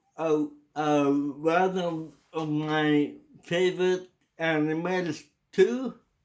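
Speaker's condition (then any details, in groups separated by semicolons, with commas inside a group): Cerebral palsy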